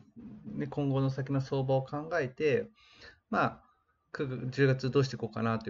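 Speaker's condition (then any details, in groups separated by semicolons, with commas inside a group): No condition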